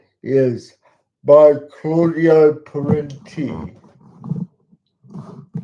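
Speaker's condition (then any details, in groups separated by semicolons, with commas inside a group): Cerebral palsy; talks slowly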